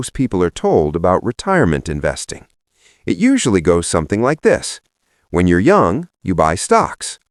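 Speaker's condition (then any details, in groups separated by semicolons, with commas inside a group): No condition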